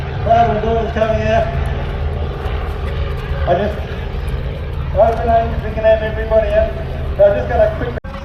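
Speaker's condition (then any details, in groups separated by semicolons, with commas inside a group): No condition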